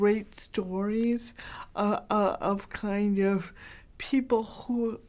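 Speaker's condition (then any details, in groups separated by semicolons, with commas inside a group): Cerebral palsy, mild; hard to understand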